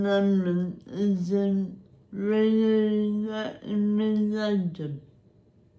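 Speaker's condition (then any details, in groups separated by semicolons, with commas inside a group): Cerebral palsy; spastic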